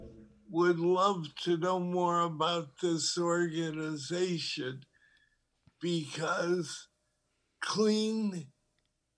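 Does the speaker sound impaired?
Yes: Parkinson's disease; tremor.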